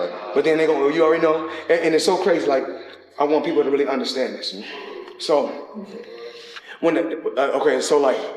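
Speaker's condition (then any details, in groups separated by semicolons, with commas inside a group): No condition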